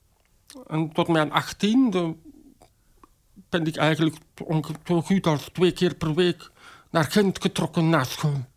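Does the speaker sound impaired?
Yes: deafness, acquired, bacterial meningitis; born hearing, deaf since age 3.5 from bacterial meningitis, never cochlear implant, sign language learned in twenties; age 45, near-total silence, uses Flemish sign language and interpreters, identifies as deaf; speech therapy in childhood, can speak, formerly relied on lip-reading, now uses sign language interpreter.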